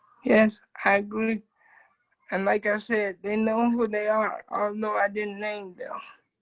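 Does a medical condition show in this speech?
Yes: cerebral palsy; predicted never to speak, now speaks.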